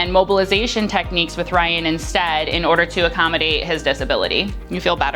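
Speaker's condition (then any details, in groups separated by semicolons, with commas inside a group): No condition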